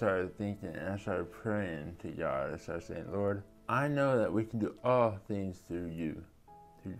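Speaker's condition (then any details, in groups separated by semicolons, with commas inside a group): Traumatic brain injury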